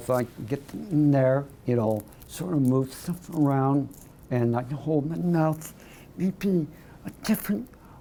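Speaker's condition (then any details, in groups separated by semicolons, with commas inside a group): Rare dystonia; segmental dystonia of larynx, likely tongue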